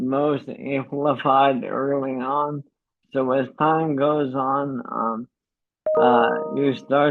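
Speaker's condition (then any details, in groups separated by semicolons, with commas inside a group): ALS; uses pre-recorded voice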